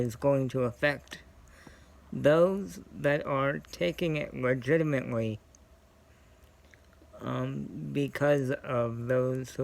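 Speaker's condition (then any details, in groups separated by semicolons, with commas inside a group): Cerebral palsy; scoliosis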